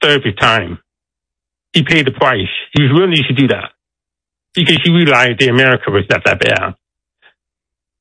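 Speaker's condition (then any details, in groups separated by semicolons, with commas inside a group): Deafness; deaf accent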